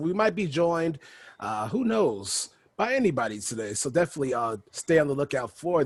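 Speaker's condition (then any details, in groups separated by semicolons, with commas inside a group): No condition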